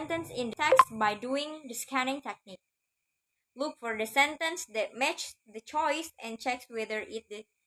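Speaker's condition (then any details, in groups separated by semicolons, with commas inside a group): No condition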